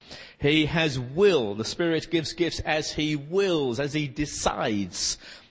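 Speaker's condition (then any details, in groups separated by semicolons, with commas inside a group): No condition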